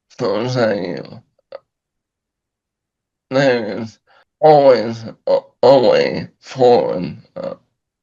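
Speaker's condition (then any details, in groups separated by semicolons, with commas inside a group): ALS; about two years since onset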